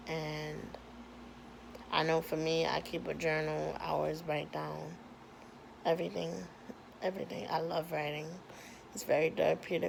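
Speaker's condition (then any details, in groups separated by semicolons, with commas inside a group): Cerebral palsy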